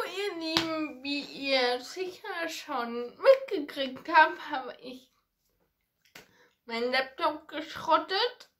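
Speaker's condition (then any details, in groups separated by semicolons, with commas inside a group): Ataxia; ataxia affecting hands and fingers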